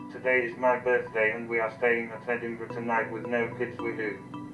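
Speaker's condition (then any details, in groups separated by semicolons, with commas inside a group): Motor neurone disease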